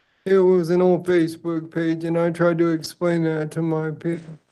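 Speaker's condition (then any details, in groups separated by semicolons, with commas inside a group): Parkinson's disease; severe, cannot write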